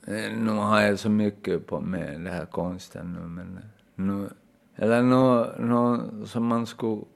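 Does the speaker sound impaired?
Yes: aphasia after brain injury; hit by car at age seven, no diagnosis given, right hand difficulty, memory gaps; word-finding difficulty, circumlocution, could not speak at first after injury.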